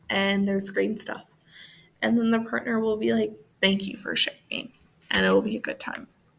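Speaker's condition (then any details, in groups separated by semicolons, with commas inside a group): No condition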